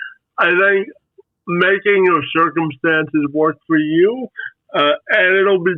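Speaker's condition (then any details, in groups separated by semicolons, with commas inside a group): Spastic quadriplegic cerebral palsy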